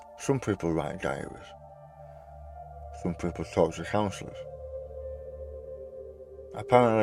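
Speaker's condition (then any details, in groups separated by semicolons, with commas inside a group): Tongue cancer surgery; stage 4 tongue cancer, major operation, radiotherapy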